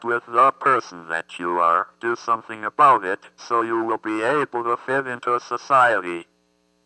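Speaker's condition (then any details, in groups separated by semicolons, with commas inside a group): Athetoid cerebral palsy; couldn't express self first 6 years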